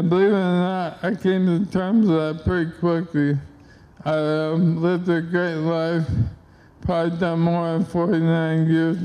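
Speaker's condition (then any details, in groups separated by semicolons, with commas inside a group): ALS; onset left hand and arm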